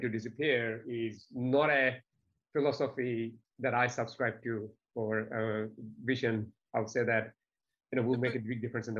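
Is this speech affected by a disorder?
No.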